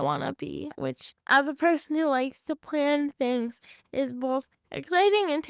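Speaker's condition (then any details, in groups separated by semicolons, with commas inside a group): Cerebral palsy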